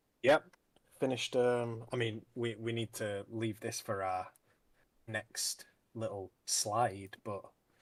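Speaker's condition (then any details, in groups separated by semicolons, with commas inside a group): No condition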